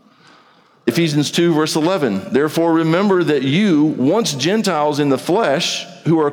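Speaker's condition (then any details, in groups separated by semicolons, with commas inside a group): No condition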